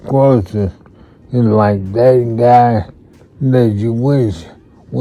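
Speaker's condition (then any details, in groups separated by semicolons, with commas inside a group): Multiple sclerosis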